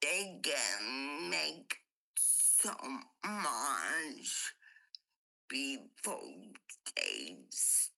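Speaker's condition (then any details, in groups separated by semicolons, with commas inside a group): Cerebral palsy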